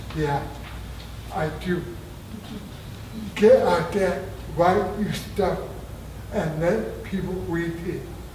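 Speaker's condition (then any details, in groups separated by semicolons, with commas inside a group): Traumatic brain injury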